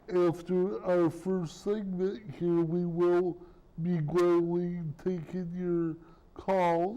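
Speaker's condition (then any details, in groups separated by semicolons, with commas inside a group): Cerebral palsy; present from birth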